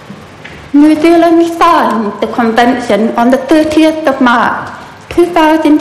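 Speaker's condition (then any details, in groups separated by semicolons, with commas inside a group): Profound deafness; without speech at 2.5 years, mother taught basic speech before school, Mary Hare School for deaf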